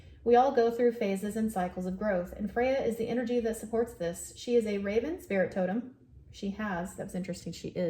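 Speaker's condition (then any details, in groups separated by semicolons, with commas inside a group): No condition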